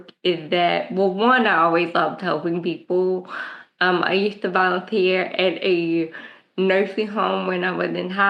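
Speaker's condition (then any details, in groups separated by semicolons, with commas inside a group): Cerebral palsy; present since birth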